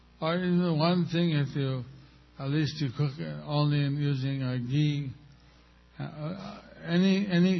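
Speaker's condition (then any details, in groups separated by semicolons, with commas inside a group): Stroke with facial paralysis; part of face paralyzed; hard to speak clearly due to facial paralysis, may be hard to understand, speeds up when excited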